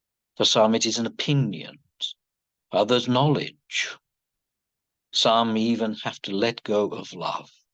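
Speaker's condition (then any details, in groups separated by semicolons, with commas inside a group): No condition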